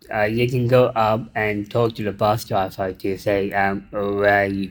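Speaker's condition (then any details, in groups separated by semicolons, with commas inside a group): Down syndrome; intellectual disability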